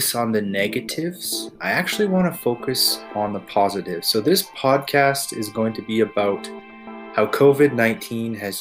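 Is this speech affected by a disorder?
No.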